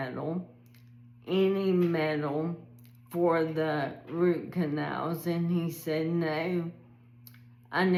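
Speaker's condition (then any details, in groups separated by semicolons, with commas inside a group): ALS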